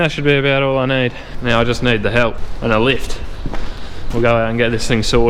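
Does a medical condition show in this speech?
No.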